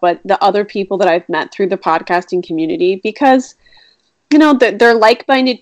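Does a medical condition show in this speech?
No.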